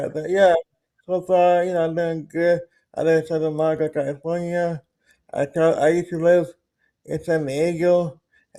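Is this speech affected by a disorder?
Yes: cerebral palsy.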